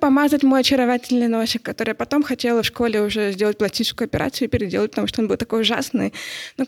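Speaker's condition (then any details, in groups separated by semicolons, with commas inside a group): Hard of hearing; identifies as hearing person with specific need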